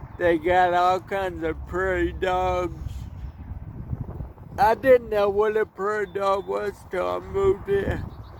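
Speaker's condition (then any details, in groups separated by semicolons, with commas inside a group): Cerebral palsy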